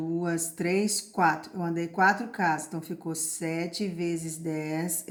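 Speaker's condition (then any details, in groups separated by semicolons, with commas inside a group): No condition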